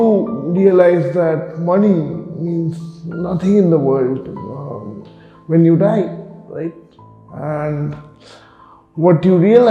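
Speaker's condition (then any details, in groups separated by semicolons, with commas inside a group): Cerebral palsy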